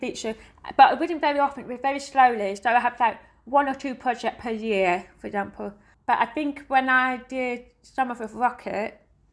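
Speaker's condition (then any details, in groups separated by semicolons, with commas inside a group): Deafness; hears song beat and singing but not words, heavy metal rock indistinct, uses sign language; dances by counting and following partner Giovanni's lead, not the music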